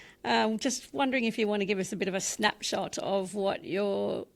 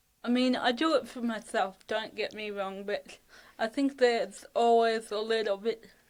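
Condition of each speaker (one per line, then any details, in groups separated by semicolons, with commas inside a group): No condition
Cerebral palsy (athetoid); fatigue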